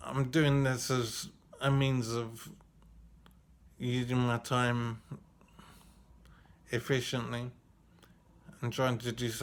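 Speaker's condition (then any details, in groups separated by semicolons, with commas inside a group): Brain injury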